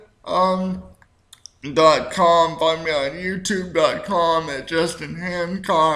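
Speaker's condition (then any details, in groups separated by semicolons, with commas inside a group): Cerebral palsy; speaks slower at times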